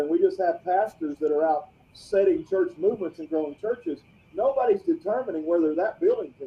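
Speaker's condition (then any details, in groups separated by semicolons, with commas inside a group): No condition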